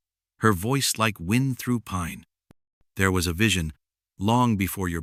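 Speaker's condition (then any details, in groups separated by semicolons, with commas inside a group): No condition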